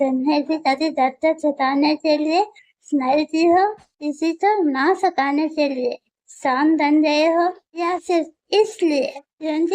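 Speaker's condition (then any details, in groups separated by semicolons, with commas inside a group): Muscular dystrophy; wheelchair user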